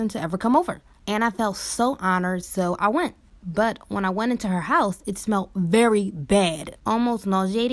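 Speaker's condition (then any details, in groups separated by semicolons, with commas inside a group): No condition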